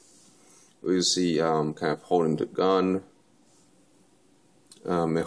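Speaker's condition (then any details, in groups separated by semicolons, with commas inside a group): No condition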